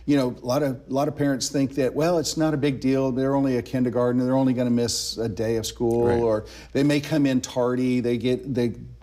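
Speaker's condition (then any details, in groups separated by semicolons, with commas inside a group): No condition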